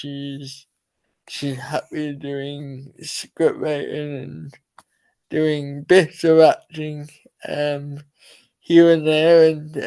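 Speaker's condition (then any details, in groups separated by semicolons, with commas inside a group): Cerebral palsy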